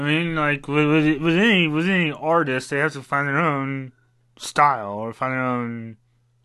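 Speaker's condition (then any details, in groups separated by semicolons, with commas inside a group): Rapid onset dystonia-parkinsonism; then stopped progressing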